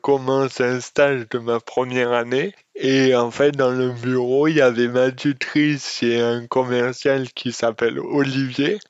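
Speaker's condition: Dystonia; congenital

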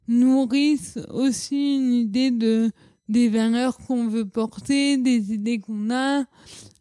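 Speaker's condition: Cerebral palsy; childhood speech

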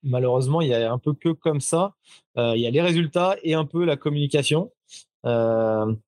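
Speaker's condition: No condition

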